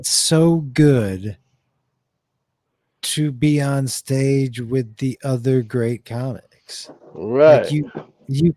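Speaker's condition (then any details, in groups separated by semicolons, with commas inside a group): No condition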